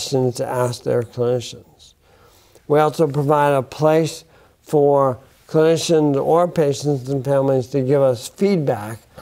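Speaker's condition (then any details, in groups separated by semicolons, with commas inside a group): Bulbar onset ALS; affects speech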